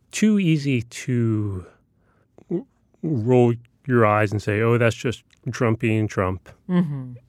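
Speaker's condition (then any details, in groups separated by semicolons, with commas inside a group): Stutter; neurological disorder; grew more comfortable talking in public; blocks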